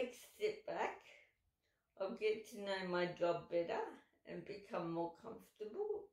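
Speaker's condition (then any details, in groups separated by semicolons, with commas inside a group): Cerebral palsy, dystonic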